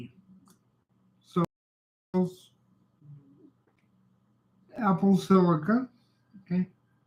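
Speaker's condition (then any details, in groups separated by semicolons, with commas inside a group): Cerebral palsy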